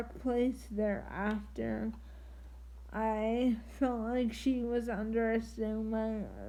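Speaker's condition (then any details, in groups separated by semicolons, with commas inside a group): Triplegic cerebral palsy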